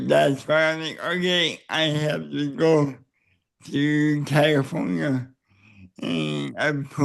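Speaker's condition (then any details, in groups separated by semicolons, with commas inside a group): Cerebral palsy; neck surgery went badly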